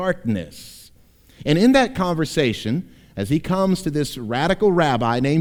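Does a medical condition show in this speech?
No.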